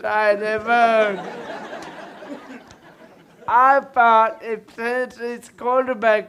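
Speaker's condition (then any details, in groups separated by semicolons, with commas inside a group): Cerebral palsy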